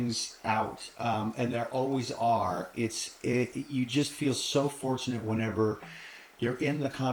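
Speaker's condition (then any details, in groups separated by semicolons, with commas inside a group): No condition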